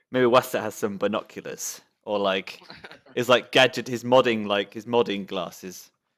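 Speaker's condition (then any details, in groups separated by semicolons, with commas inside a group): No condition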